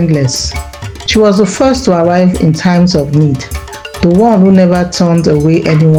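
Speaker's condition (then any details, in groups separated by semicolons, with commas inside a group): No condition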